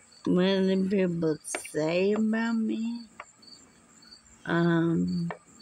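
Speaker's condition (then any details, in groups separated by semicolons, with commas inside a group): Muscular dystrophy; unable to walk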